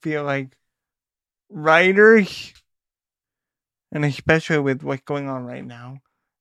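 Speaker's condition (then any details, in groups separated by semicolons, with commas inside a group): Cerebral palsy; draw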